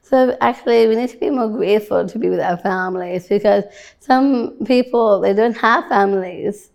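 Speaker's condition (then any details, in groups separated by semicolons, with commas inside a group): Down syndrome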